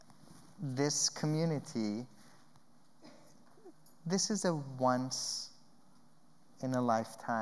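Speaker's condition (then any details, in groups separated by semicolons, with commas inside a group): No condition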